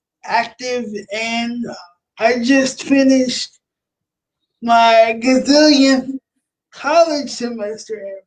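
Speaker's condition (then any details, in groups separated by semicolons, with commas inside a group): Cerebral palsy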